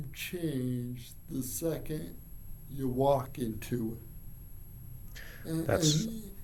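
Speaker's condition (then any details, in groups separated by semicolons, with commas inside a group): Cerebral palsy; from birth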